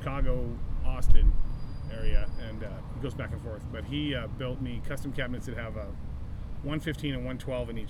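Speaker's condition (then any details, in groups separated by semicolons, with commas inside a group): No condition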